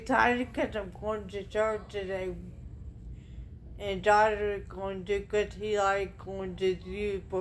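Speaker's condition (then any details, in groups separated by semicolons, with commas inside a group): Traumatic brain injury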